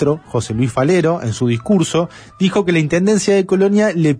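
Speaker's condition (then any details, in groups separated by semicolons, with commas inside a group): No condition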